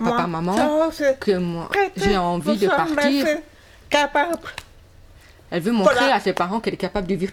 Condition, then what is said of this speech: Deafness. Mes parents refusent que j'apprenne la langue des signes, bah moi j'ai pas d'autre possibilité que de pouvoir me forcer à parler, on va dire.